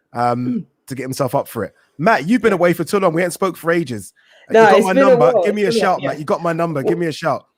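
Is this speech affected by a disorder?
No.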